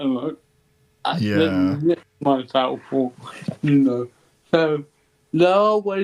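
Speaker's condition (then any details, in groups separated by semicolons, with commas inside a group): Cerebral palsy; ataxic type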